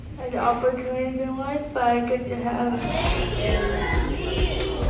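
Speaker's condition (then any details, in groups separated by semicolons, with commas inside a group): Cerebral palsy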